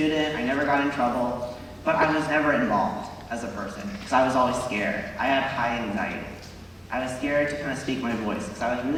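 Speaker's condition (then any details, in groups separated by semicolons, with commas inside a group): No condition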